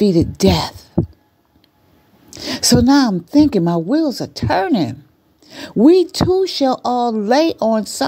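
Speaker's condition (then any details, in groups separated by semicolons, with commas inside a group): No condition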